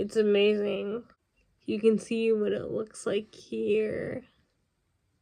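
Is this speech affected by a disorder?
Yes: cerebral palsy; congenital.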